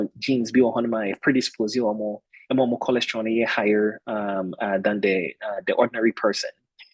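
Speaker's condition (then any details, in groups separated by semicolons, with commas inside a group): No condition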